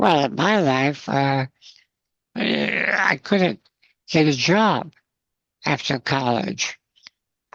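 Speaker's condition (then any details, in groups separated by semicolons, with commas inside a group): Spinal muscular atrophy, congenital; progressive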